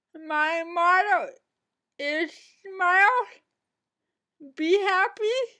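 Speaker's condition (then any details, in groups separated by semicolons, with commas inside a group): Cerebral palsy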